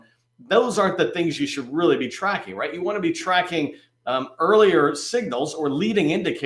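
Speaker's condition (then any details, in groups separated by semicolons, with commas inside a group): No condition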